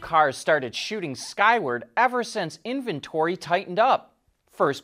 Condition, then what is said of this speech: None; typical speech.